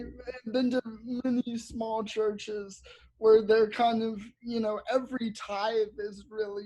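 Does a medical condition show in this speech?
Yes: cerebral palsy; audibly affected speech.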